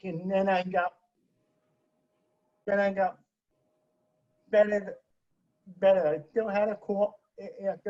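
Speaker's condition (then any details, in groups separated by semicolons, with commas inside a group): Cerebral palsy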